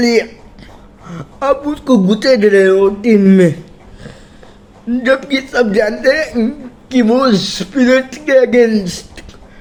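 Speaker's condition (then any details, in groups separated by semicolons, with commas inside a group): Cerebral palsy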